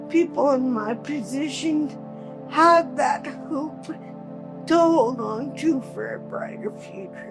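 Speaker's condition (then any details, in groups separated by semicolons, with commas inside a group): Cerebral palsy, quadriplegic; able to speak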